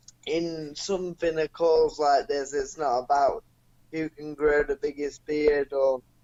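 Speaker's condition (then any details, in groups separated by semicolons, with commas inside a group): Cerebral palsy; non-progressive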